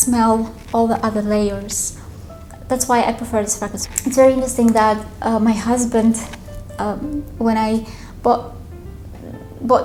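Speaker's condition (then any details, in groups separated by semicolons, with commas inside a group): No condition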